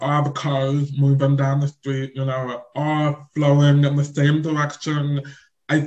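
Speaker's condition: Deaf or hard of hearing; family not fluent in signing

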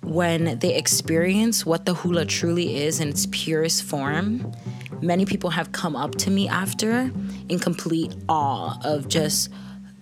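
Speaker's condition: No condition

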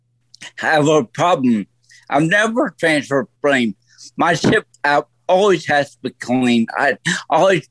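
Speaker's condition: Stroke; voice altered since stroke, lasting effect

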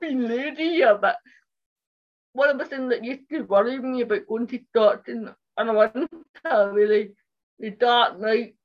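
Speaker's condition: Cerebral palsy; speech impairment

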